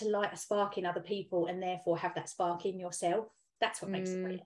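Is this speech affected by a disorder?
No.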